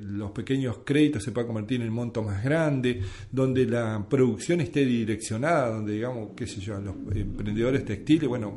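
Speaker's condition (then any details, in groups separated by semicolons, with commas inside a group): No condition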